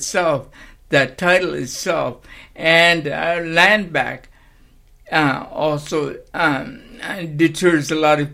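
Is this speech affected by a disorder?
Yes: cerebral palsy.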